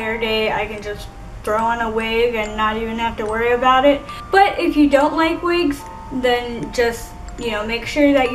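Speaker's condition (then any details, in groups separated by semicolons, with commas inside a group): No condition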